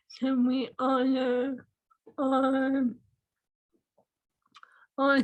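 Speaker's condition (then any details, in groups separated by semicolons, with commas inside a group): ALS; swallowing lost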